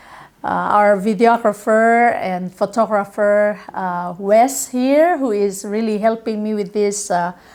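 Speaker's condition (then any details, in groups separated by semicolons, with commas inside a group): No condition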